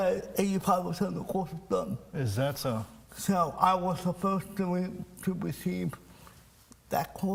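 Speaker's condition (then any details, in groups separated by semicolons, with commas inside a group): Cerebral palsy; from birth; speech impairment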